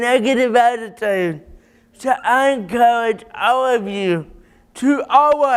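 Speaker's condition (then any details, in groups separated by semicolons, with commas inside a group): Cerebral palsy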